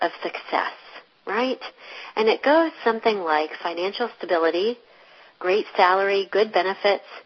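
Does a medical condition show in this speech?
No.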